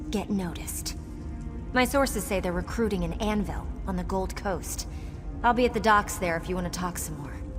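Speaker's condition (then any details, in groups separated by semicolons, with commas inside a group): No condition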